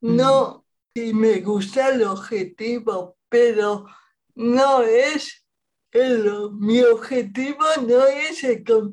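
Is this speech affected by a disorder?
Yes: cerebral palsy; present at least 40 years.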